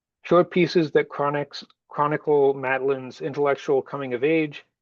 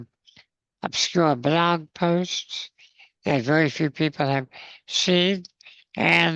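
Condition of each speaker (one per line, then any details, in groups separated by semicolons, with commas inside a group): No condition
Spinal muscular atrophy; congenital, progressive weakness, never walked, wheelchair; slowly progressive, about sixty years, some strength lost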